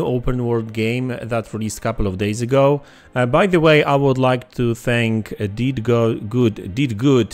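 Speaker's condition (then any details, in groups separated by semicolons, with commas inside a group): No condition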